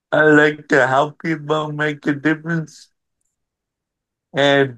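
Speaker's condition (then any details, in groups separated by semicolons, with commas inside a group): Cerebral palsy; wheelchair over the years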